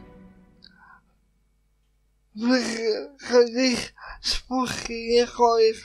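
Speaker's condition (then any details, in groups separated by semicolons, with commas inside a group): Cerebral palsy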